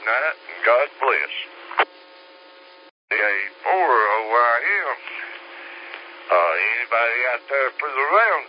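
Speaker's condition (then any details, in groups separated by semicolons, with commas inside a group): Slurred speech; takes 17 different medications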